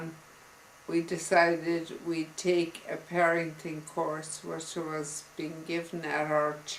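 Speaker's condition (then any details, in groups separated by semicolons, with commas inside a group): Multiple sclerosis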